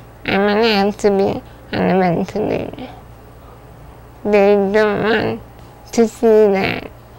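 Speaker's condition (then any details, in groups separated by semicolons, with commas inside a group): Spinal muscular atrophy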